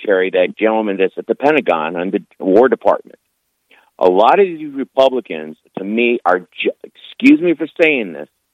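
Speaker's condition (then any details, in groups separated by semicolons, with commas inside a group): No condition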